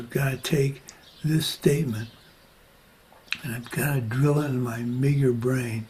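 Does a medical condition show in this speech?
Yes: Parkinson's disease.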